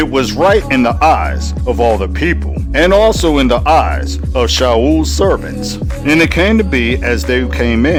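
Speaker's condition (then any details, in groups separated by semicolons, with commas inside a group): No condition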